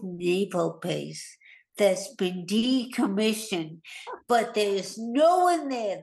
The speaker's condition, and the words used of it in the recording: Stroke. But even now, my brain works a lot faster than my tongue does.